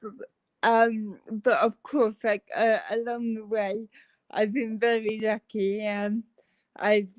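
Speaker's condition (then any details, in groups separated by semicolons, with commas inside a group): Cerebral palsy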